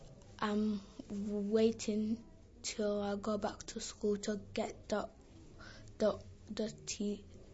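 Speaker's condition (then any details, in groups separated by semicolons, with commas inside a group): Stammering; childhood stammering, attended small stammering therapy group; repeated words, blocks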